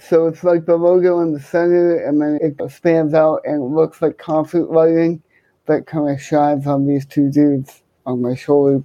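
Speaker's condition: Cerebral palsy, hemiplegia

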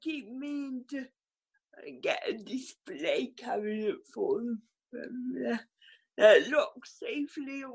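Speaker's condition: Cerebral palsy; riding as physio from age 2

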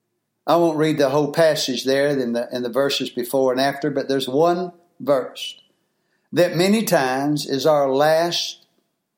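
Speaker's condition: No condition

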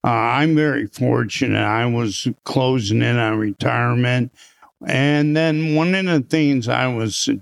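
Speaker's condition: Parkinson's disease; essential tremor about 18 years before, confirmed by DaT scan at University of Rochester; onset about 2018, balance problems, falls, Parkinson's wellness recovery exercises, boxing at Safe at Home; swallowing issues at onset, improved with exercise

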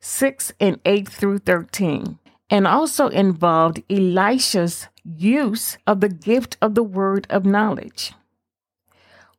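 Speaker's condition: No condition

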